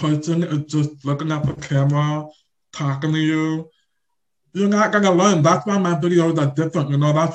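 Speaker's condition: Deaf or hard of hearing; invisible deafness

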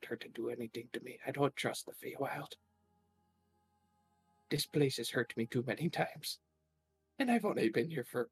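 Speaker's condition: No condition

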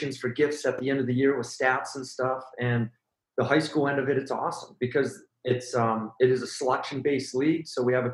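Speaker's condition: No condition

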